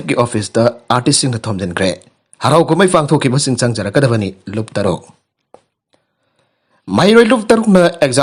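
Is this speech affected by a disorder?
No.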